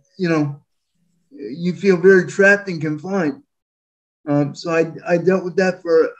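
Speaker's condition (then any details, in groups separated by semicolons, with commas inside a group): Spastic quadriplegic cerebral palsy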